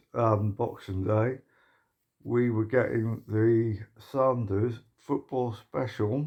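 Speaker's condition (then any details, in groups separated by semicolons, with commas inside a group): Motor neuron disease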